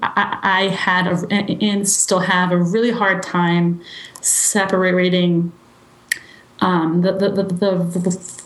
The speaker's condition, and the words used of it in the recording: Stuttering. I find myself letting go of the ones that call for a different and unnatural way of speaking.